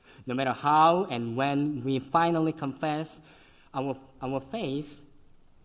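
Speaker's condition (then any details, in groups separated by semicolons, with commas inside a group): Cleft lip and palate; congenital, severe, eleven surgeries, last one 22 years ago in college; could not suck breast milk as newborn, fed formula and cow milk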